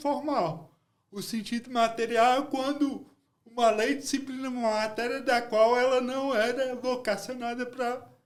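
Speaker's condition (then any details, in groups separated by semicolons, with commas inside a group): Cerebral palsy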